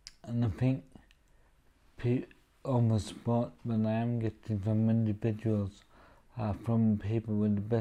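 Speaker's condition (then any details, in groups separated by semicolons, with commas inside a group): Cerebral ataxia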